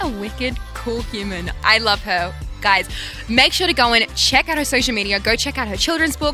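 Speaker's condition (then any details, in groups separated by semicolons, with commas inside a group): No condition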